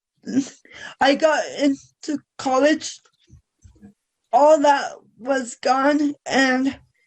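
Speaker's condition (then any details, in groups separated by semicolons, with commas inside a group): Cerebral palsy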